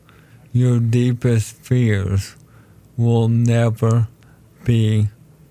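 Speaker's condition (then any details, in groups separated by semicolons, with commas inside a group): ALS; diagnosed almost 4 years ago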